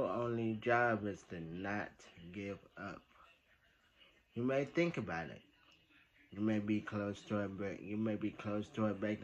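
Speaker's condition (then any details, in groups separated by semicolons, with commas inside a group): Traumatic brain injury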